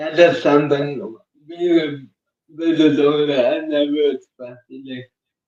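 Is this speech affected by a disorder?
Yes: cerebral palsy; uses one hand.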